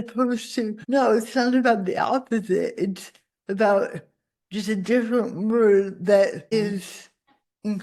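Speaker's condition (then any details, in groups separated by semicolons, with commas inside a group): Cerebral palsy; from birth, spasticity; spasticity worsens with stress; most obviously affects speech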